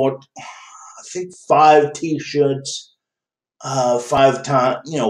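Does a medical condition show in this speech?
Yes: cerebral palsy.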